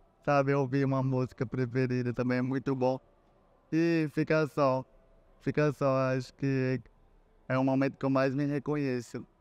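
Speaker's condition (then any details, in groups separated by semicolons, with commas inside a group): Cerebral palsy; relearned talking after onset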